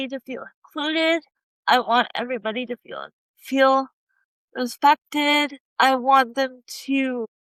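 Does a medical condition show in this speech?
Yes: cerebral palsy.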